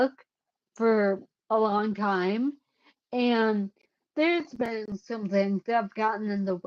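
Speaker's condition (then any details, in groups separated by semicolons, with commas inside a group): Cerebellar ataxia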